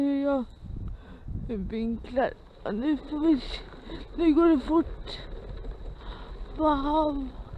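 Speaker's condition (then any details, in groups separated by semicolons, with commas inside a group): Dyskinetic cerebral palsy; dyskinetic form, severe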